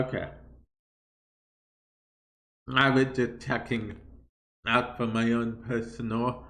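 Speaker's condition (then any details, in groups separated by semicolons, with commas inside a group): Cerebral palsy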